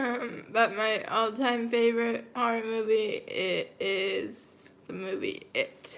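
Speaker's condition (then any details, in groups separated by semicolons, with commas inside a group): Cerebral palsy, mild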